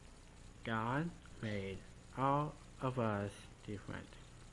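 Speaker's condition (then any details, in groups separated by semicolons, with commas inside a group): Down syndrome; adult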